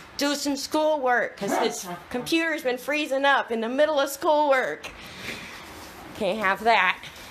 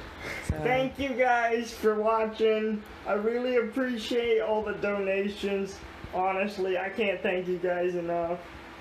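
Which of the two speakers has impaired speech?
The second: cerebral palsy, mild; affects muscle movement, intellect unaffected, eight major surgeries; speech sometimes affected.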